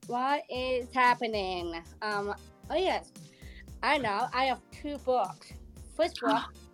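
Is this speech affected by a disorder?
Yes: Down syndrome; present from birth.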